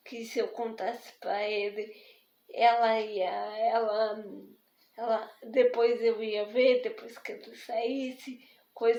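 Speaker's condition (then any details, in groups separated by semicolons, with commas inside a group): Spastic diplegic cerebral palsy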